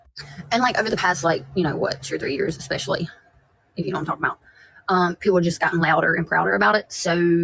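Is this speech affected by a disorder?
No.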